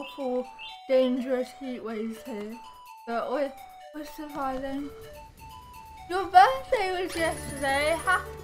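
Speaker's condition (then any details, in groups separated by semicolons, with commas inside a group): Cerebral palsy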